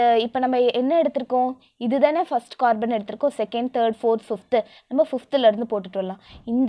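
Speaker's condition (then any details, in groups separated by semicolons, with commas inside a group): No condition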